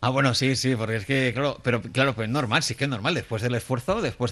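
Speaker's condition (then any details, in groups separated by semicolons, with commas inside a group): No condition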